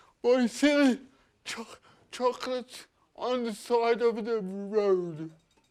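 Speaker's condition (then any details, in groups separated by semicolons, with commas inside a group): Cerebral palsy; from birth, spasticity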